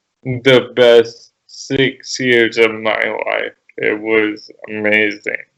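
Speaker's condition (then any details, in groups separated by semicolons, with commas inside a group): Cerebral palsy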